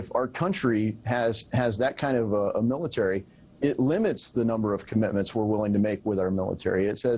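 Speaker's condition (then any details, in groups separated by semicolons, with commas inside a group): No condition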